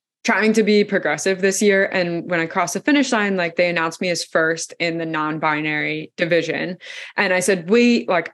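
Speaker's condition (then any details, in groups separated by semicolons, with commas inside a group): No condition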